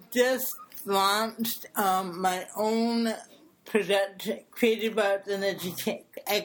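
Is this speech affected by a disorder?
Yes: cerebral palsy; since birth, brain damage to motor area of brain, affects speech and body movement; speech therapy on and off through life, especially in childhood; improved with speech therapy.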